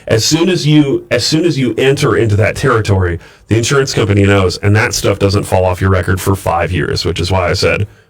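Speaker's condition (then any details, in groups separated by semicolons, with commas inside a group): No condition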